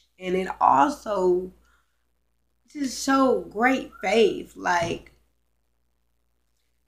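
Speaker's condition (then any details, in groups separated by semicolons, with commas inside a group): Cerebral palsy, spastic; now talking and breathing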